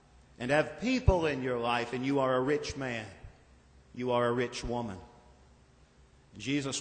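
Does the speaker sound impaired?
No.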